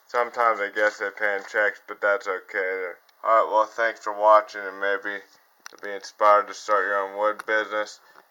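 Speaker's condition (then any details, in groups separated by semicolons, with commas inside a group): Cerebral palsy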